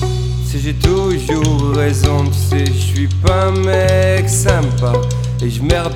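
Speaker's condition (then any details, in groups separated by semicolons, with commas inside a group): No condition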